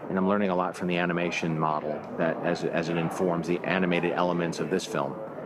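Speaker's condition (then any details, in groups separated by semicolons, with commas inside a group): No condition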